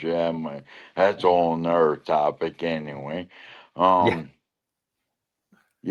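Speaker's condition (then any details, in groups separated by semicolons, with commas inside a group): Lou Gehrig's disease (ALS)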